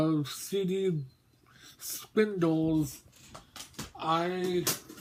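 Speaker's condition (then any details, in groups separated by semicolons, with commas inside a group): Mobius syndrome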